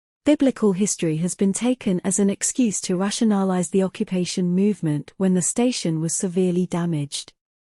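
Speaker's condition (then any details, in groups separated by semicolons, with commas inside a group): No condition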